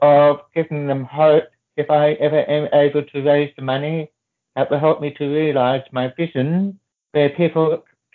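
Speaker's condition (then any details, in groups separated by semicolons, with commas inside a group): Deafness, born deaf, profound hearing loss; congenital deafness, moderate hearing loss at birth, profound from age 3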